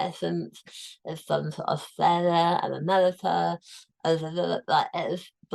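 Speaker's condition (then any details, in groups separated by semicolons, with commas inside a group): Tongue cancer, tongue removed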